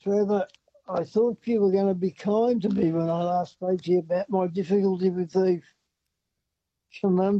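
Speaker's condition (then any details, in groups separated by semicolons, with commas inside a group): Parkinson's; tremor; hand shaking, shaking the table, changed hands during call; voice coming in and out on call, possibly from tremor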